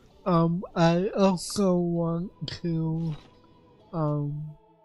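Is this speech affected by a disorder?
Yes: cerebral palsy; affects voice.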